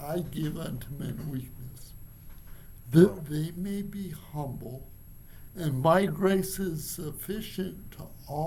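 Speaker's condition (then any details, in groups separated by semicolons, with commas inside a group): Cerebral palsy; from birth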